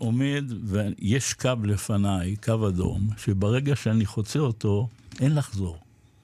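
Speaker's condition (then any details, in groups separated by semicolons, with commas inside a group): Parkinson's disease; recently diagnosed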